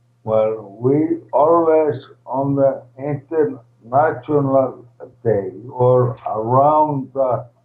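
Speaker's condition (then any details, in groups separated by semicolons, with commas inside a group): ALS, primary lateral sclerosis; primary lateral sclerosis, least progressive form; first diagnosed ALS, rediagnosed PLS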